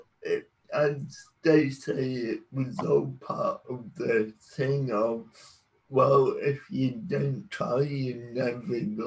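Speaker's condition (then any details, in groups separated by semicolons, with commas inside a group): Cerebral palsy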